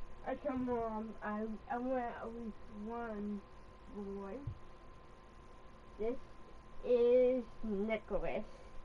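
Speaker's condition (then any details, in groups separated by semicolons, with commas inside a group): Cerebral palsy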